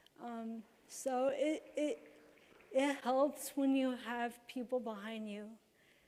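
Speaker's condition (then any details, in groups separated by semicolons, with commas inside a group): Cerebral palsy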